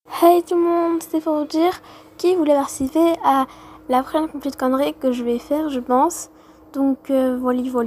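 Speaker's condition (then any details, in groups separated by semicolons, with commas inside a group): No condition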